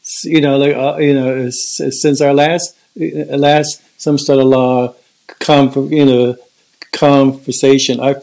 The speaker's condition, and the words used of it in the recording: Stuttering. I stutter, and this is where I really have to concentrate on my speech targets and not to succumb to the emotional component, the need to be fluent.